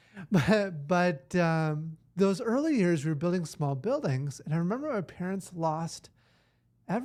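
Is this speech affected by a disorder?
No.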